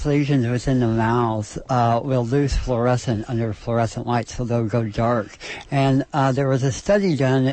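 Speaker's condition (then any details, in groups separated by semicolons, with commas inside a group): Oral cancer surgery; stage 4 oral cancer at 33, right half of face removed and rebuilt, half jaw replaced with fibula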